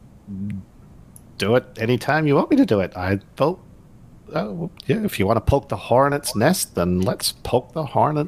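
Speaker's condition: No condition

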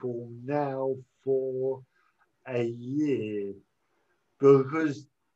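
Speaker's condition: Cerebral palsy; self-described as talking funny

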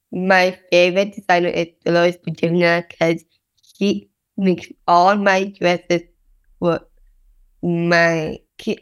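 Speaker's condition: Down syndrome; congenital

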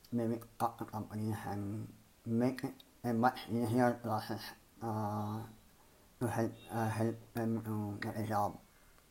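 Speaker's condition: Cleft palate and lip; misaligned jaws

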